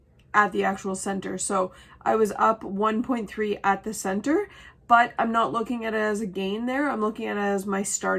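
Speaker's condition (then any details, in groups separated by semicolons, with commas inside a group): No condition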